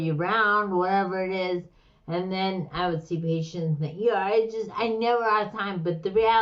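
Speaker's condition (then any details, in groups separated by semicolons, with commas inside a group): Slurred speech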